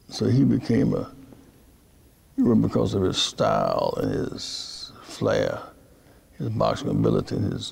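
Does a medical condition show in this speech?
Yes: Parkinson's disease; first noticed through falls while walking, diagnosed by specialist, severe difficulty rising from chair, ignored about a year; recent diagnosis, dopamine medication four times daily, physical and occupational therapy, big stretches, exaggerated movements; speech therapy.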